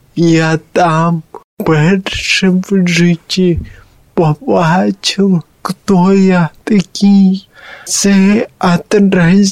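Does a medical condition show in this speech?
Yes: cerebral palsy; since birth, born apparently lifeless, parents told would die within three weeks; speech defect noticeable to others, not heard by self, startled by own voice on microphone.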